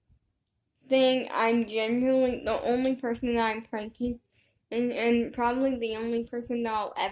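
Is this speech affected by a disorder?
Yes: brain injury.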